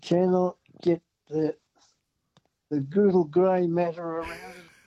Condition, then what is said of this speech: Parkinson's disease. Oh, okay. It might be my little problem that I have with the Parkinson's.